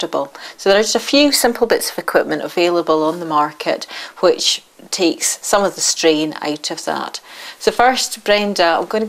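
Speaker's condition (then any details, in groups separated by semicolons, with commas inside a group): No condition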